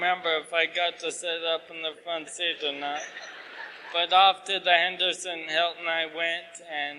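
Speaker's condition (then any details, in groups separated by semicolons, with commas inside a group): ALS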